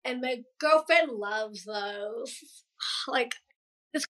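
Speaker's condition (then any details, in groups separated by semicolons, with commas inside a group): Down syndrome; past speech therapy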